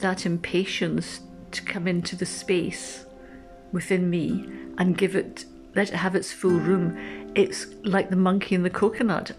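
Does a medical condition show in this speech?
No.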